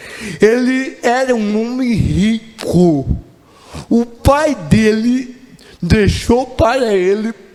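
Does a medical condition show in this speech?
Yes: cerebral palsy.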